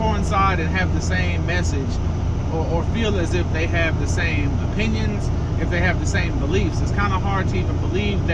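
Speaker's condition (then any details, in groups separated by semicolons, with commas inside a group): No condition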